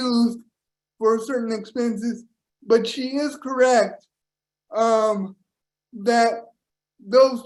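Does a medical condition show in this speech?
Yes: cerebral palsy; power wheelchair; receives therapy services.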